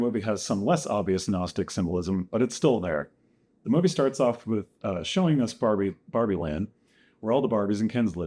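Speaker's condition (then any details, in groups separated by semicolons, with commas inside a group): No condition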